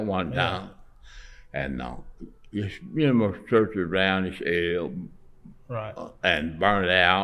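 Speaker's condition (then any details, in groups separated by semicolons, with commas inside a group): Parkinson's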